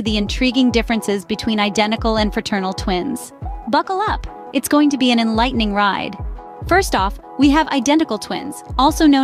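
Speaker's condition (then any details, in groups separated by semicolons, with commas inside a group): No condition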